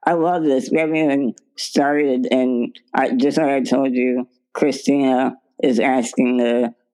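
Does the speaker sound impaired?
Yes: spinal muscular atrophy; progressive muscle weakness, wheelchair user, told was dead 14 years ago; weighs 44 pounds, started medication to stop worsening about two months ago.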